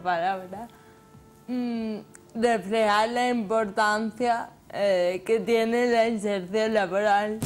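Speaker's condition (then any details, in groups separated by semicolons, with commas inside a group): Cerebral palsy from birth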